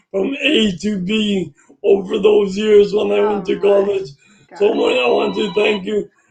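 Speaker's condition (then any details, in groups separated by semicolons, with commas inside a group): Brain injury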